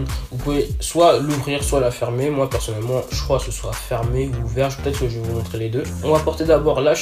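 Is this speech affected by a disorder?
No.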